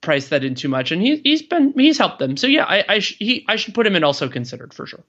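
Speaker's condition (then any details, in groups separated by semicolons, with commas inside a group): No condition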